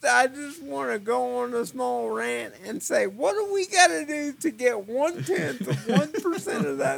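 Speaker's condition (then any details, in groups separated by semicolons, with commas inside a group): Cerebral palsy; trouble focusing eyes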